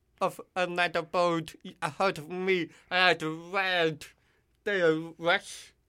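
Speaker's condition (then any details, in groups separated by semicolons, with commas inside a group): Deafness; needs others' feedback on loudness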